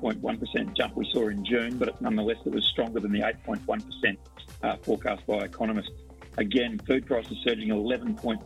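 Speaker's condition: No condition

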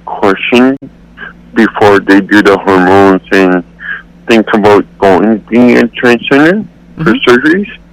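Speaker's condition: Cerebral palsy; accepts own voice

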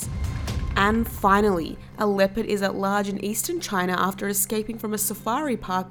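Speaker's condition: No condition

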